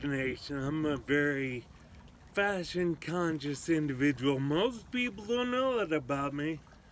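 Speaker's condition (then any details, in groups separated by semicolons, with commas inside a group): Ataxia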